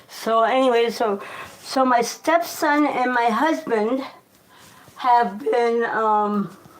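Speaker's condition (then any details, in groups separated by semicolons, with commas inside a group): Cerebral palsy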